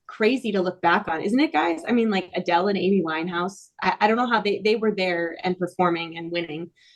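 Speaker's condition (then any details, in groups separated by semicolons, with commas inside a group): No condition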